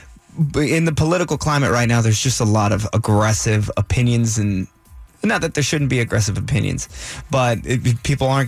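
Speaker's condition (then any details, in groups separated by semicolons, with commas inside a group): No condition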